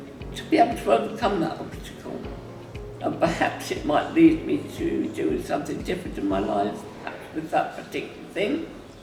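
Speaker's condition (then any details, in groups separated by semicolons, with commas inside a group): Myasthenia gravis; muscle weakness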